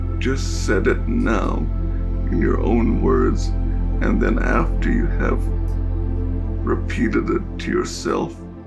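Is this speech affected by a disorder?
Yes: cerebral palsy; diagnosed at birth.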